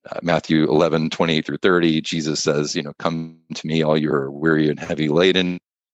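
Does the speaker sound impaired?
No.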